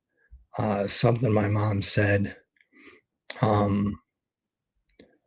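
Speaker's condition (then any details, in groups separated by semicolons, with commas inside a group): ALS; expects to lose voice very soon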